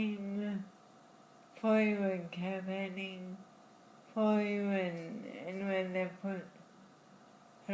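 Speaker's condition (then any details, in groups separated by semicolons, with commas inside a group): Friedreich's ataxia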